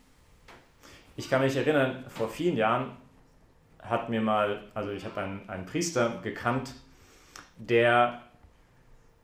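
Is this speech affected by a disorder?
No.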